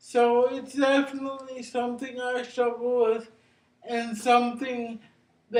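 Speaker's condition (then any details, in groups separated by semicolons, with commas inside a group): Cerebral palsy; brain injury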